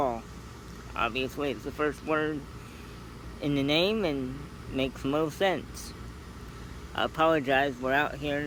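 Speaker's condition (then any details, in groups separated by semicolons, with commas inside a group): Cerebral palsy; scoliosis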